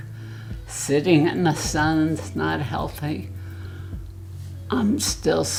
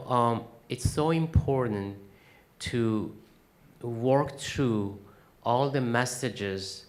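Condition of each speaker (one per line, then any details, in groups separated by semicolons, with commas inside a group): Essential tremor
No condition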